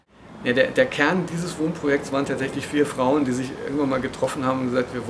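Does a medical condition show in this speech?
No.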